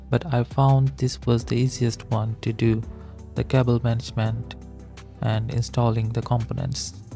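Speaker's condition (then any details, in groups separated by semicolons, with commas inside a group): No condition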